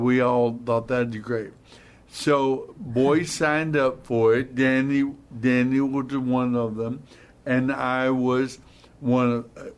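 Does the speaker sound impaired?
Yes: hemorrhagic stroke; hemorrhagic stroke in basal ganglia, not a clot, right side of body paralyzed; about 8 months since stroke, recovering, wrestling way back; talks funny, voice stressed tonight, speaks slowly and deliberately to be understood, daughter Stacy helps.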